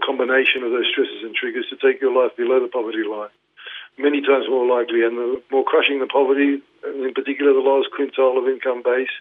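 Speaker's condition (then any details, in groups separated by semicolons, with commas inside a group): Parkinson's; led to retirement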